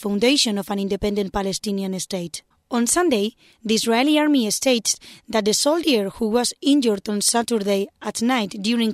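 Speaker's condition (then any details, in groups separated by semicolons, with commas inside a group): No condition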